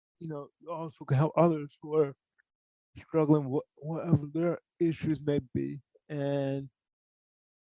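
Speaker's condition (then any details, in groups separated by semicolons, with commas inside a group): Cerebral palsy; from birth, poor hand use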